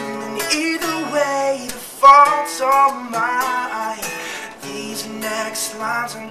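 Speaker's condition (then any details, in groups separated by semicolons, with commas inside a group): No condition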